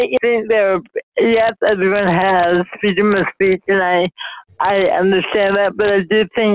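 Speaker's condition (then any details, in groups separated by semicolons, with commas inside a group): Mild cerebral palsy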